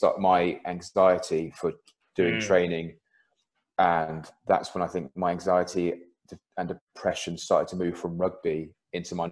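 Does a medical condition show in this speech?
Yes: stutter; worsened markedly during period of severe anxiety and paranoia; on antidepressants, psychotherapy with therapist in Bristol funded by RPA, after Cognacity consultation, improving; stuttering increased a lot when anxiety symptoms were at their worst; here repeated sounds, prolonged sounds.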